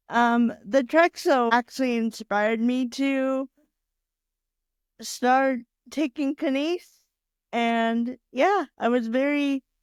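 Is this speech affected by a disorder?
Yes: cerebral palsy.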